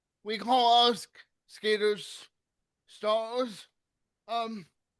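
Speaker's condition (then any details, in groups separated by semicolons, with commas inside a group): Cerebral palsy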